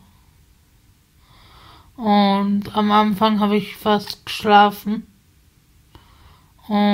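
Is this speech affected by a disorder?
Yes: spasticity from birth; multiple sclerosis.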